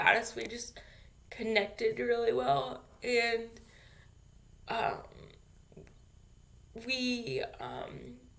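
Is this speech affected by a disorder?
Yes: cerebral palsy; infant ventilator.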